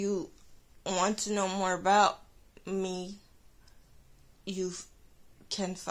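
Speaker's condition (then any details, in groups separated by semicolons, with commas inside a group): Cerebral palsy; sounds out of breath after therapy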